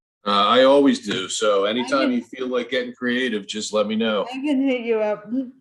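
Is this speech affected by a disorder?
No.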